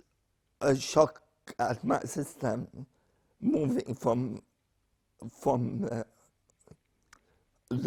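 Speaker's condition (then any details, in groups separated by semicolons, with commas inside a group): Spastic paraplegia with essential tremor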